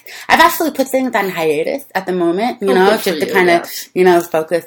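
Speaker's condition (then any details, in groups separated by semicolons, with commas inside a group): Deafness; speaks well, learned speech through childhood lessons with visual computer speech feedback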